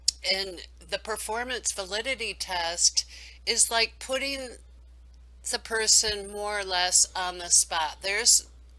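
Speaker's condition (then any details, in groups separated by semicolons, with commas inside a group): No condition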